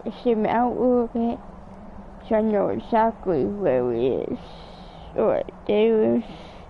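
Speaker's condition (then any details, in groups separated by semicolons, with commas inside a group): Cerebral palsy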